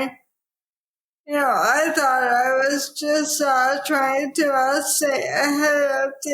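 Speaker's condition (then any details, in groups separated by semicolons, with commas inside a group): ALS; voice slower, harder to understand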